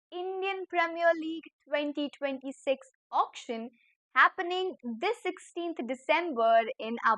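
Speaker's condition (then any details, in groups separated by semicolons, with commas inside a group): No condition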